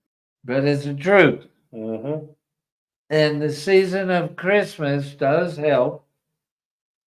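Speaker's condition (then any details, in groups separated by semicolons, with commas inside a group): ALS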